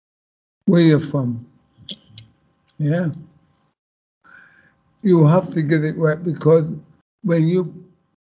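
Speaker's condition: MND; voice banked reading I Will Always Be Me ebook, 99.9% own voice, earlier app bank sounded foreign

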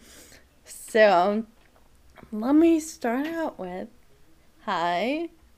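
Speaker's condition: Friedreich's ataxia; diagnosed at age 8, spinal fusion at 17, wheelchair user, legs do not work, rapid side-to-side eye movements; spits when talking or laughing

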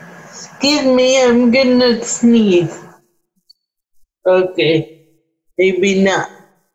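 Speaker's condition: Cerebral palsy; spastic quadriplegic cerebral palsy

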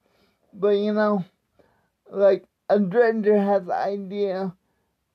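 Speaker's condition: Cerebral palsy; speech not affected by disability

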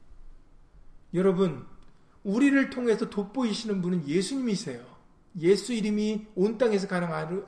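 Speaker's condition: No condition

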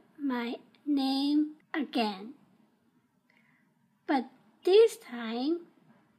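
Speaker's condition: Down syndrome; developmental disability

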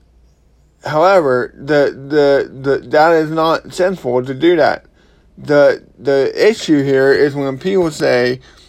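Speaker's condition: Cerebral palsy; not healed

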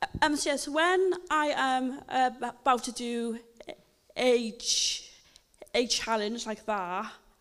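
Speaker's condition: Stammer; childhood-onset stammer identified at school, speech therapy for many years until about age 13, unhelpful; stutters at times in everyday conversation; repeated sounds, prolonged sounds, blocks

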